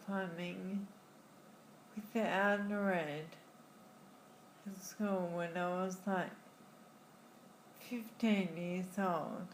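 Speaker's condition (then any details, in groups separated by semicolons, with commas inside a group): Friedreich's ataxia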